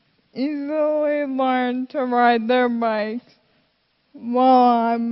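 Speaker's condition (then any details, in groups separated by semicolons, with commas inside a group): Friedreich's ataxia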